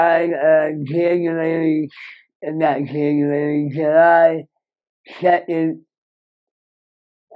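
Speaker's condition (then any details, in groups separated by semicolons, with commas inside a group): Moebius syndrome; severe nerve damage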